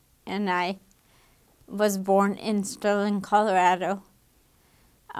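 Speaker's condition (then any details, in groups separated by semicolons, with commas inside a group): Damaged diaphragm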